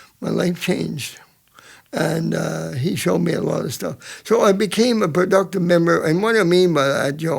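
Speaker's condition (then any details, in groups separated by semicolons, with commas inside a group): Cerebral palsy; present from birth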